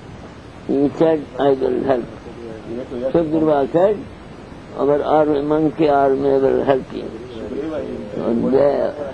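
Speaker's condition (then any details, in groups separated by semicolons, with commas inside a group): Deafness; cannot hear audience questions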